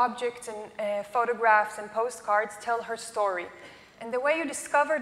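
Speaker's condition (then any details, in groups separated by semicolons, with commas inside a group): No condition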